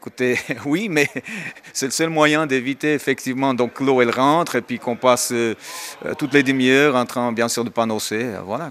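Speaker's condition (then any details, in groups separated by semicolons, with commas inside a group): No condition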